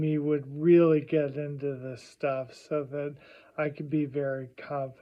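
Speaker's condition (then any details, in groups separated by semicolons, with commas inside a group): Primary lateral sclerosis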